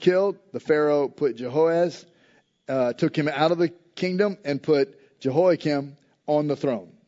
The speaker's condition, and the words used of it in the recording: No condition.